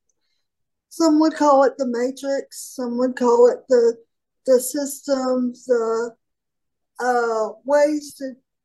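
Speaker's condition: Cerebral palsy; largely independent

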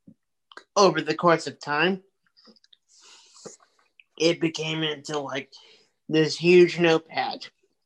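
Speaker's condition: Cerebral palsy; from birth

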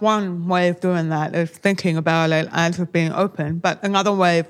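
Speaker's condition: Deafness; born profoundly deaf, taught lip reading, hearing aids, English first language, Auslan learned ten years ago

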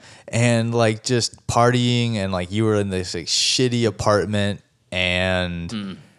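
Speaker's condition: No condition

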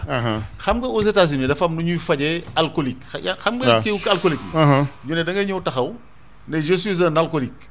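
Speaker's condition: No condition

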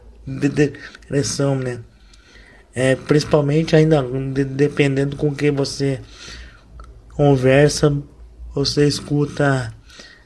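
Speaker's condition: Cerebral palsy, mild; wheelchair user

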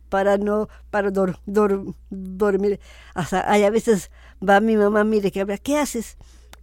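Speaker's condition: Down syndrome; adult woman

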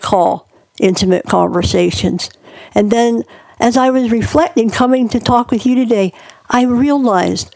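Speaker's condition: Cleft palate; born two months premature

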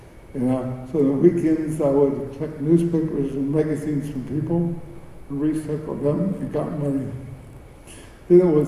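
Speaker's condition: Cerebral palsy; speech

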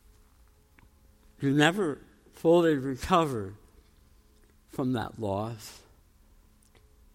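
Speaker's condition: Tongue cancer, jaw reconstruction, osteonecrosis of jaw after radiation; about 13 years since tongue cancer

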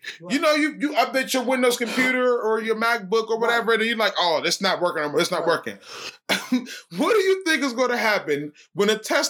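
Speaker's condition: No condition

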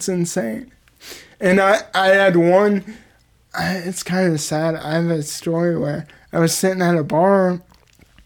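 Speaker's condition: Cerebral palsy; spastic quadriplegic, all four limbs impaired, oxygen lack at birth, motor brain area damaged, diagnosed age 3

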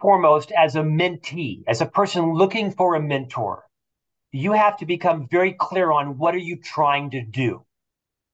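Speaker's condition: No condition

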